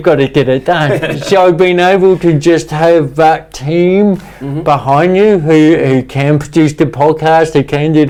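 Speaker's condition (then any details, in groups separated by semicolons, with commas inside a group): Cerebral palsy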